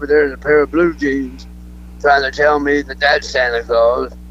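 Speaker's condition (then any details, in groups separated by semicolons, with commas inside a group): Throat cancer; cancer survivor, alive and well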